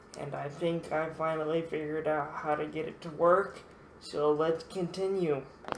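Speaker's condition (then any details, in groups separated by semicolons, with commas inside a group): Cerebral palsy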